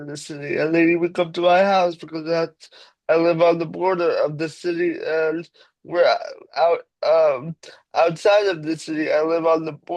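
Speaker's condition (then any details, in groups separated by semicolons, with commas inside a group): Cerebral palsy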